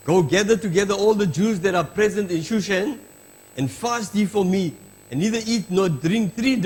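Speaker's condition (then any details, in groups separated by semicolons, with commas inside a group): No condition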